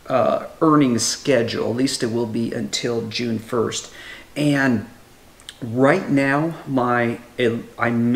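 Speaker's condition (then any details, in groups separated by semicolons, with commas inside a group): No condition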